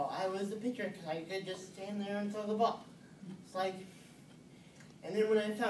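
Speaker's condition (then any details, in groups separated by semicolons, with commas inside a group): Cerebral palsy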